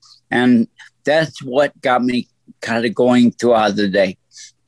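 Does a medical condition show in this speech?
Yes: stroke; voice affected.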